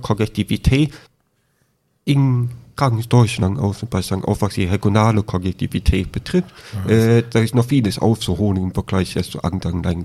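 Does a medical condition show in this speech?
Yes: deafness with cochlear implant, congenital deafness; hardly spoke before implant, 3-4 years relearning speech and hearing, raised orally, no sign language.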